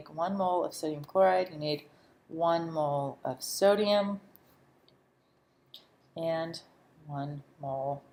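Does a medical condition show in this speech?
No.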